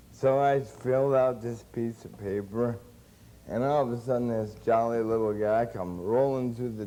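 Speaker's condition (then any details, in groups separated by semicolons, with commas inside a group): Cerebral palsy; since birth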